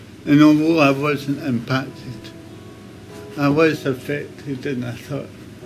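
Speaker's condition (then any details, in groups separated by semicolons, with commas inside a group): Cerebral palsy; complex operation for condition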